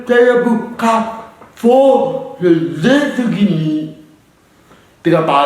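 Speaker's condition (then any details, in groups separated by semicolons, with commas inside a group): Cerebral palsy; no speech early in life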